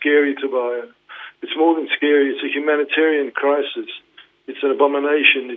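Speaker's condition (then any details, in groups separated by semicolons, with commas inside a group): Parkinson's; diagnosed 2019, led to retirement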